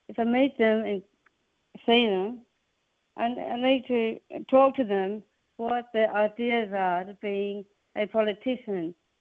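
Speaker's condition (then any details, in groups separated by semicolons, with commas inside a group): Down syndrome; support person accompanies for travel; public speaker, spoke at UN in New York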